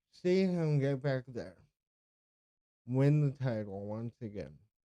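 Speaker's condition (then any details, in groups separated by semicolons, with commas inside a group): Cerebral palsy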